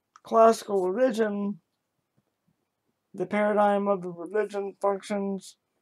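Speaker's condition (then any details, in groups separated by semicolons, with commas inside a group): Cerebral palsy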